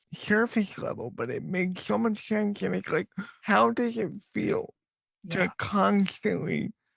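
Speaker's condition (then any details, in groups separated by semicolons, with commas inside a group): Cerebral palsy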